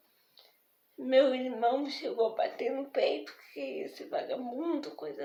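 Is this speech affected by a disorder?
Yes: spastic diplegic cerebral palsy.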